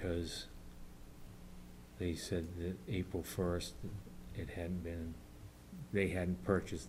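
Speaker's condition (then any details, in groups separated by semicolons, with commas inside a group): No condition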